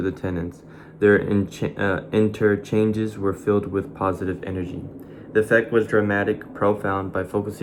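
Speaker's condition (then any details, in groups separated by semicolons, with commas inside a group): No condition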